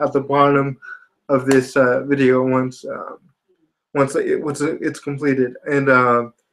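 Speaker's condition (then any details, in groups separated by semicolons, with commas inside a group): Spastic quadriplegia cerebral palsy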